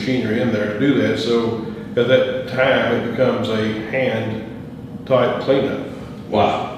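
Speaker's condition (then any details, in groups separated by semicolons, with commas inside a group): No condition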